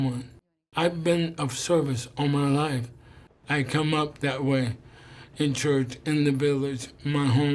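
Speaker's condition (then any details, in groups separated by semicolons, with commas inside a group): ALS; slurred speech early sign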